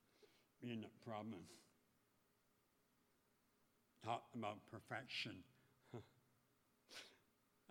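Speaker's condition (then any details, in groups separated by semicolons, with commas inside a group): Speech impediment; 6 years of therapy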